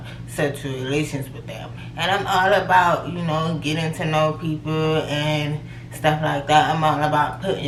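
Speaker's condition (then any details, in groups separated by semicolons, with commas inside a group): Cerebral palsy; from birth, left leg affected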